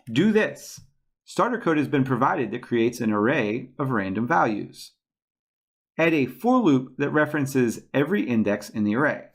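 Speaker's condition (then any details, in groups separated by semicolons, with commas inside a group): No condition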